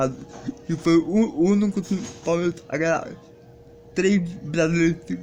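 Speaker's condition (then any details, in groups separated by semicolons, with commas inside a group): Cerebral palsy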